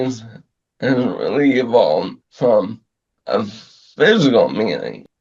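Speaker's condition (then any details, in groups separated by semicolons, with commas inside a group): ALS; about two years since onset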